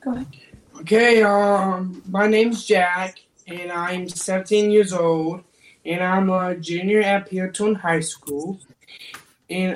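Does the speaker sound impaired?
Yes: Down syndrome.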